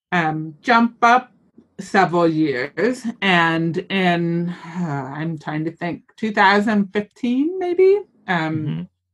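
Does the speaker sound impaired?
Yes: hearing loss with cochlear implant; lifelong hearing loss, cochlear implant left ear, hearing aid right ear.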